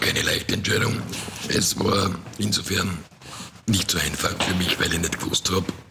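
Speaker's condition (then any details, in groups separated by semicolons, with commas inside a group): Laryngectomy with voice prosthesis; laryngectomy at tenth operation, Professor Dietz in Leipzig, recurrent benign throat growths harmed voice, breathing; first speaking with new voice prosthesis, healing well, presses prosthesis with finger, finger-free speech expected; voice formed in esophagus not electronically, after 2.5-month speech pause, intensive training, speaking easier than before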